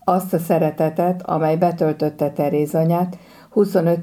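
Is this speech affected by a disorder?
No.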